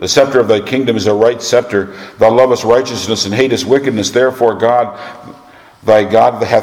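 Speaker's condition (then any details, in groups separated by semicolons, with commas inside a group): No condition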